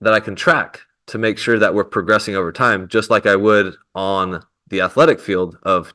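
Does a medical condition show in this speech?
No.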